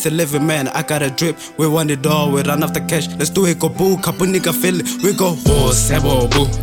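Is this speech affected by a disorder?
No.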